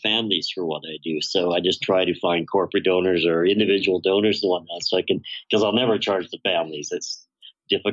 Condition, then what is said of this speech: Cleft palate. So I'm facially disfigured. I'm vocally distorted.